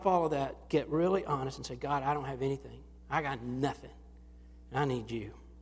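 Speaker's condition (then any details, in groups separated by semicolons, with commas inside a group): No condition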